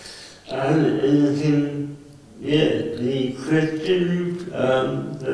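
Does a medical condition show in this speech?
Yes: cerebral palsy; present since birth; nearly six decades, recent operations.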